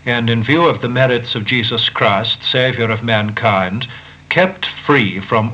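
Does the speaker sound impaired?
No.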